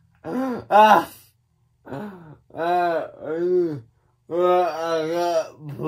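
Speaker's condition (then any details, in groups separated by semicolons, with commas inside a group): Cerebral palsy; one hand affected; atypical speech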